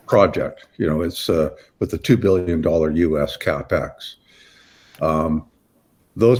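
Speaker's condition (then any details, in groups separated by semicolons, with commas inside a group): No condition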